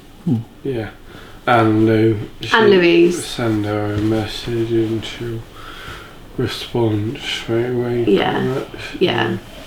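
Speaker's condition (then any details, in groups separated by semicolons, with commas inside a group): Motor neurone disease; affects speech and walking; speech deteriorated since diagnosis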